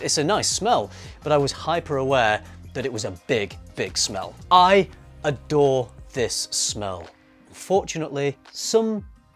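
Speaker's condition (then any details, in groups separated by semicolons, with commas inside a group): No condition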